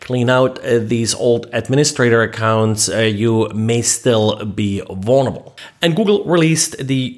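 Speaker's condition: No condition

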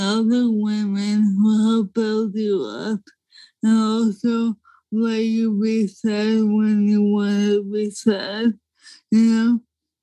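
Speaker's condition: ALS; young woman with ALS

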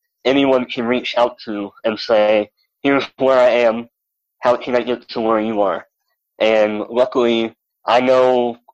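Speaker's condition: Cleft lip and palate; over 20 operations by age 6

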